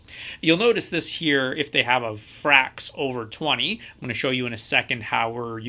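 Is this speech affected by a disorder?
No.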